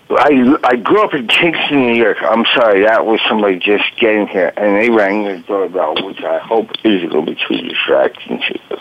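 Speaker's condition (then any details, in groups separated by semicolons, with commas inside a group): Voice box damage from tracheostomy; 1-2 week coma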